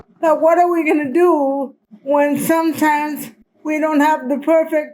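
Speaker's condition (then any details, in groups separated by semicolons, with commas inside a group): Cerebral palsy; present from birth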